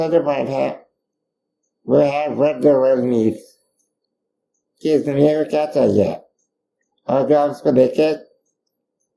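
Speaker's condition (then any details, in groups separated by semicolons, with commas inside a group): Duchenne muscular dystrophy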